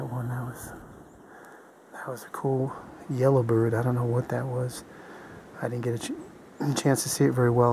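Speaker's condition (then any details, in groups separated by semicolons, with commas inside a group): No condition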